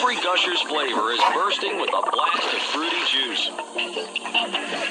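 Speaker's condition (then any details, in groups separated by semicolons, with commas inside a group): No condition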